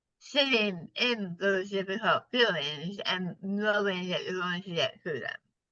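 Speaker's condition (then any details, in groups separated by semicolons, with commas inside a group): Partial glossectomy for tongue cancer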